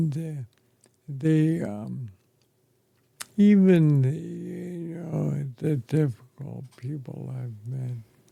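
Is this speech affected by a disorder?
Yes: ALS; affects chest and throat.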